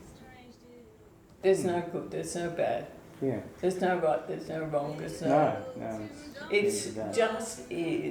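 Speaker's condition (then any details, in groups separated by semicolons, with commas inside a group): ALS/MND; onset foot drop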